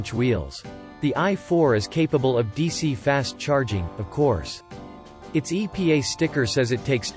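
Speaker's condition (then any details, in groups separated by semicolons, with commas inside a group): No condition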